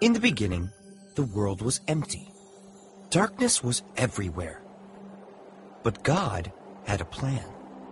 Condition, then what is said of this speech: No condition.